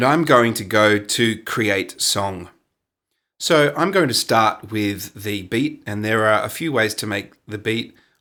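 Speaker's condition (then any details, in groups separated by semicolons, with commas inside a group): No condition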